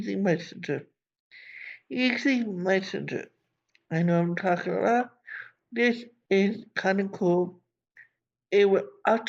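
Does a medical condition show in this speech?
Yes: cerebral palsy; from birth.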